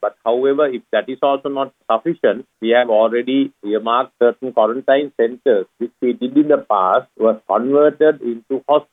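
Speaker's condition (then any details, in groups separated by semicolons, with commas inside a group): No condition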